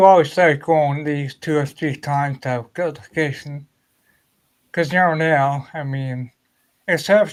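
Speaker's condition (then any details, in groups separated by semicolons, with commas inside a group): Ataxia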